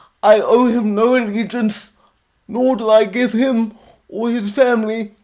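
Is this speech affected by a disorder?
Yes: quadriplegic cerebral palsy, severe.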